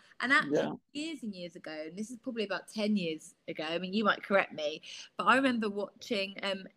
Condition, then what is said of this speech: None; typical speech.